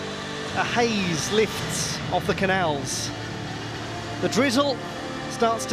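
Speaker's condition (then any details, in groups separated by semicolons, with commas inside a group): No condition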